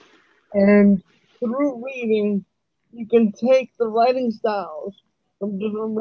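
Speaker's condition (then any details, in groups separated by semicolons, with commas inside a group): Cerebral palsy; uses wheelchair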